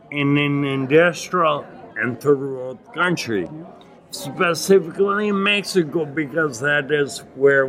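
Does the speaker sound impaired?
Yes: acquired ataxia with dysarthria; Lance-Adams syndrome, brain damage after Legionnaires' pneumonia from contaminated jacuzzi, 12-day induced coma, onset at 39; not progressive, myoclonus, impaired balance and hand coordination, no cure or medication offered; hard to speak and articulate, chest heaviness when speaking, bites tongue 2-3 times daily eating.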